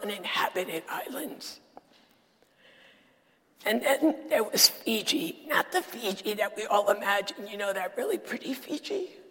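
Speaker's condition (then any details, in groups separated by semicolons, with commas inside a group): Dysphonia; still preaches with this voice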